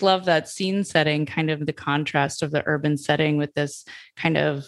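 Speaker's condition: No condition

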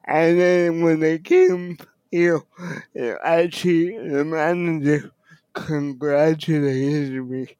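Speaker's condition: Cerebral palsy; wheelchair user

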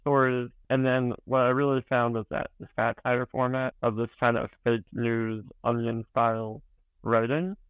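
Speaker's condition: Spinal muscular atrophy

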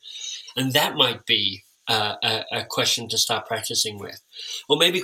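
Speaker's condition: Cleft lip and palate; orthodontic treatment

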